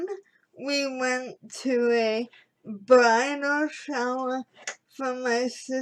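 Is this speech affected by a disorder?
Yes: cerebral palsy.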